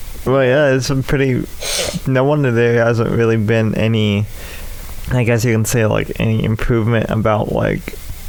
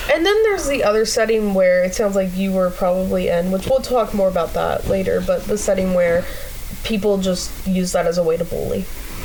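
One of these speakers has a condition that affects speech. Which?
The first: cerebral palsy; diagnosed in infancy; physical therapy ended; speech impediment.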